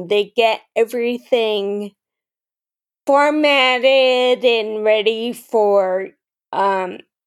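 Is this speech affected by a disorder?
Yes: Friedreich's ataxia; rare progressive, form of muscular dystrophy, diagnosed at 17, initially mild, Muscular Dystrophy Association for braces; ambulatory until about 21, then wheeled mobility, over 10 years since diagnosis, unsure if still mild; some speech issues, less pronounced than in others with Friedreich's ataxia.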